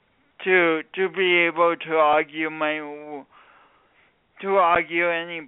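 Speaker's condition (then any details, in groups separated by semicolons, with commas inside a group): Speech impediment from birth injury; speech impediment present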